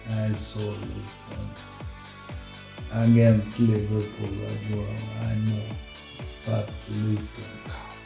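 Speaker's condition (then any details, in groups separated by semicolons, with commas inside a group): Multiple sclerosis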